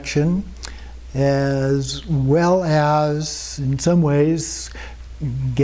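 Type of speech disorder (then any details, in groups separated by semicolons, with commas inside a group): None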